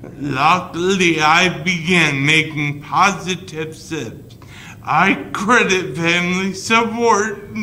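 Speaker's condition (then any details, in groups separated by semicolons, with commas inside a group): Guillain-Barré syndrome; formerly unable to speak, on ventilator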